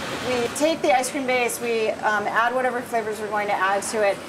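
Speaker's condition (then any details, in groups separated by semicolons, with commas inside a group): No condition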